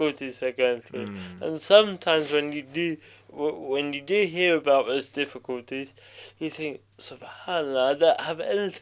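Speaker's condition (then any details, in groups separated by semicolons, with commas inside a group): Cerebral palsy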